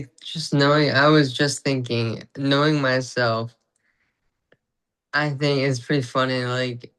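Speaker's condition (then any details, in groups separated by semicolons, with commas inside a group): Traumatic brain injury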